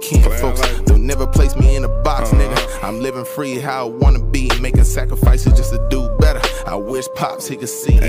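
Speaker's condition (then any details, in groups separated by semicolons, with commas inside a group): No condition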